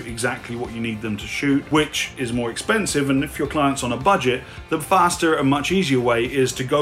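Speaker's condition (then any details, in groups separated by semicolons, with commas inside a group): No condition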